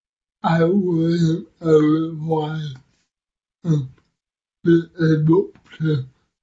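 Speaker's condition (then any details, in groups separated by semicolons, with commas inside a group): Cerebral palsy; intellect unaffected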